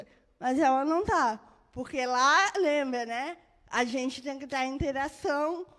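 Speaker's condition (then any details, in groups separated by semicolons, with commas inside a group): Cerebral palsy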